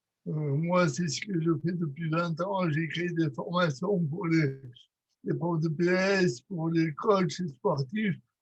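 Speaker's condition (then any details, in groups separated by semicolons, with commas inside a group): Cerebral palsy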